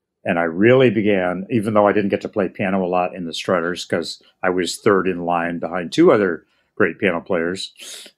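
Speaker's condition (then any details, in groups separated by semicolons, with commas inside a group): No condition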